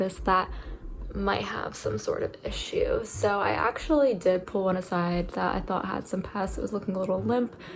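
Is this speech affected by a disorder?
No.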